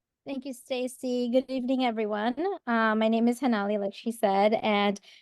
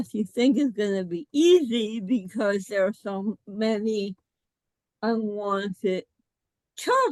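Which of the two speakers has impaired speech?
The second: cerebral palsy.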